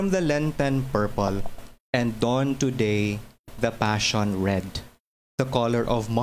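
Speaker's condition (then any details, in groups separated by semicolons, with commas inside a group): No condition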